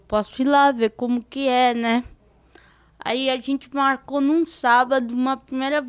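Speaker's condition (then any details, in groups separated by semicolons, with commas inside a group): Cerebral palsy; diparetic form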